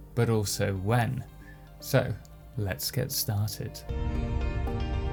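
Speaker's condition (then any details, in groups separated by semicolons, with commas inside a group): No condition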